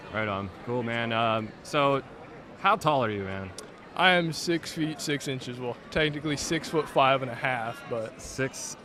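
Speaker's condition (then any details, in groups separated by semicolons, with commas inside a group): No condition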